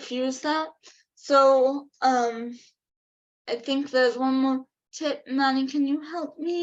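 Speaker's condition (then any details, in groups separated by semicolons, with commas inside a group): Cerebral palsy; affects all four limbs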